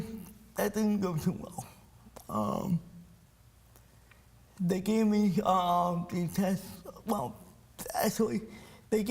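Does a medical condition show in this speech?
Yes: cerebral palsy; from birth; speech impairment.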